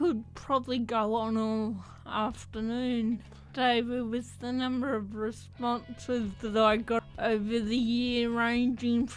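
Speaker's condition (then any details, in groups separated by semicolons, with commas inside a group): Athetoid cerebral palsy; voice slightly affected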